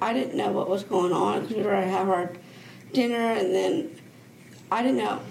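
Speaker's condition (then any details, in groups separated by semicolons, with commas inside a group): Down syndrome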